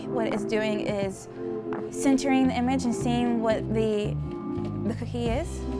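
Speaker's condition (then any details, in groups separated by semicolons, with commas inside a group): No condition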